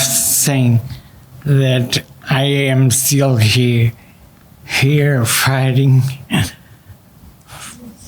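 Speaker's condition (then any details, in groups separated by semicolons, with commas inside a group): Spinocerebellar ataxia type 3, Machado-Joseph disease (SCA3); inherited, maternal side; about 10 years since diagnosis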